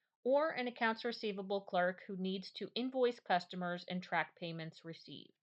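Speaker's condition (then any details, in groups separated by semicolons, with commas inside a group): No condition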